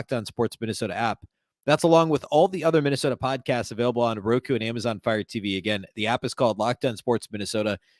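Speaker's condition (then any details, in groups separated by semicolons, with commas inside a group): No condition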